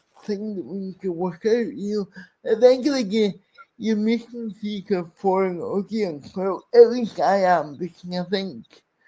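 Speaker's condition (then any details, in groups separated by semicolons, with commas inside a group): Cerebral palsy; speech impairment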